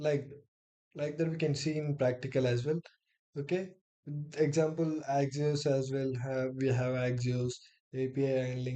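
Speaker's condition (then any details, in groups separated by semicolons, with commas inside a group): No condition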